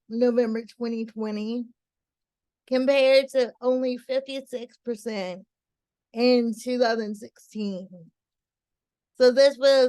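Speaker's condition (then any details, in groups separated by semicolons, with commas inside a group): Cerebral palsy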